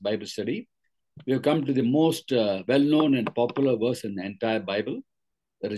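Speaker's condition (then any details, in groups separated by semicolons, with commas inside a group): No condition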